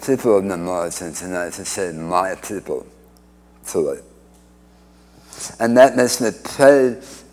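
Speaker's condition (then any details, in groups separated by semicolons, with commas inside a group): Speech impediment after cancer surgery; 2015 recurrence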